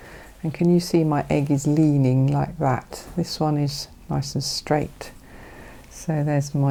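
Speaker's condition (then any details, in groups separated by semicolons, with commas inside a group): No condition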